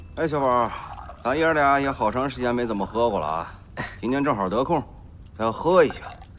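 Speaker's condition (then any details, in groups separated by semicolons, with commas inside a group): No condition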